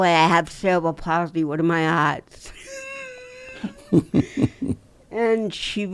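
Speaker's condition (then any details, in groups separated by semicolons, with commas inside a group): Dystonia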